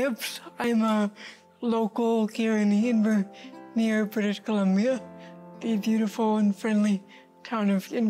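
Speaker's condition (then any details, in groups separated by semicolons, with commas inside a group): Cerebral palsy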